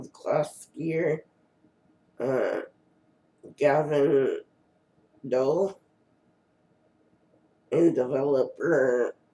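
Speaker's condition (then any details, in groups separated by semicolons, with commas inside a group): Cerebral palsy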